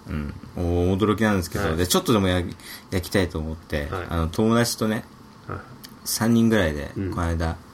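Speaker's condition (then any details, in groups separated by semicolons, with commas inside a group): No condition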